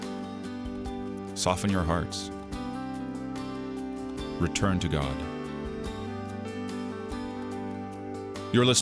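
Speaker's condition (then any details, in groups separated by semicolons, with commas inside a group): No condition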